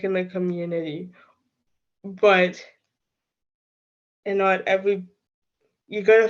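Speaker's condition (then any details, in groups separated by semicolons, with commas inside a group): Cerebral palsy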